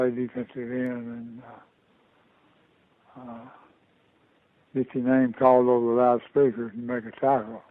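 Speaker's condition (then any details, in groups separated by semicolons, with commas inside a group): Parkinson's disease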